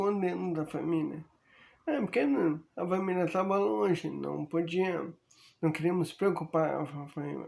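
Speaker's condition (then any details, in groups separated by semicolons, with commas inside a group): Amyotrophic lateral sclerosis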